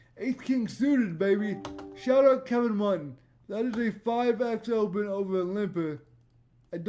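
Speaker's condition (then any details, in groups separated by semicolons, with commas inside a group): Cerebral palsy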